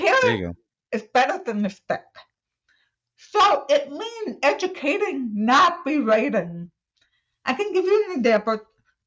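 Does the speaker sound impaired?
Yes: deaf, cochlear implant user; hearing aid ages one to 33, cannot use phone; uses cochlear implant, follows familiar songs by memory.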